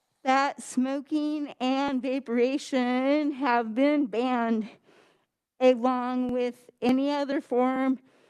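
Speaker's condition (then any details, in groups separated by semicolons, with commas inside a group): Cerebral palsy; stutters, clearer when medicated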